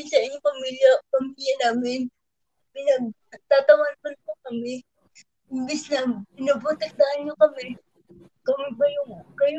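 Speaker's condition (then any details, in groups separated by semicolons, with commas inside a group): Cerebral palsy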